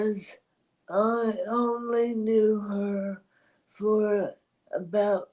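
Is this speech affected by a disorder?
Yes: ALS.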